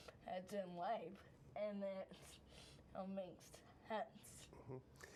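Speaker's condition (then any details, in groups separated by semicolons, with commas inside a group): Cerebral palsy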